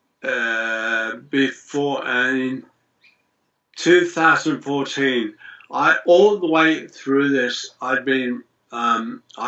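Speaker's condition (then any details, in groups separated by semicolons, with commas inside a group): Multiple sclerosis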